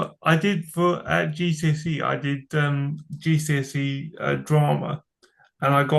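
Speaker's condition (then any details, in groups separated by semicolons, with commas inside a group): Cerebral palsy; from birth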